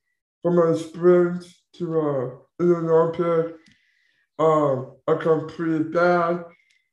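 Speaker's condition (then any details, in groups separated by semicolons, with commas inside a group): Down syndrome; intellectual disability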